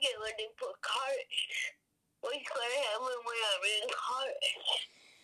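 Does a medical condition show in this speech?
Yes: cerebral palsy; therapy since infancy; ongoing therapy, doctor tests of progress.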